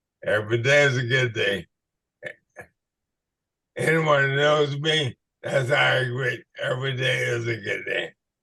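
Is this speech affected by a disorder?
Yes: ALS/MND.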